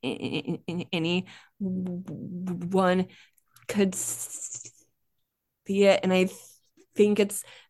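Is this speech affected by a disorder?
Yes: stuttering; stutter since childhood, more severe when younger, quiet child avoiding speaking, NSA workshop in Fort Lauderdale; still stutters, no problems communicating at work, growing confidence; more comfortable the more people spoken to, sound repetitions; here prolonged sounds, blocks.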